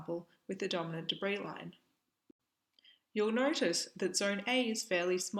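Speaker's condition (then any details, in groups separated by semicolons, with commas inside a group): No condition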